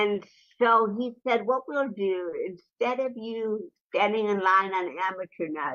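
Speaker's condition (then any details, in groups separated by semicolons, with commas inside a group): Cerebral palsy; neck surgery at 43; slow typing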